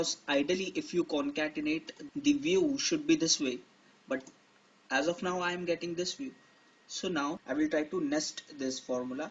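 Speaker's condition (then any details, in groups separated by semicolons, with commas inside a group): No condition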